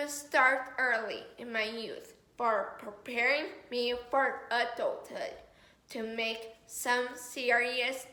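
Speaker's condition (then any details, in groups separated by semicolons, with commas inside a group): Cerebral palsy; affects muscles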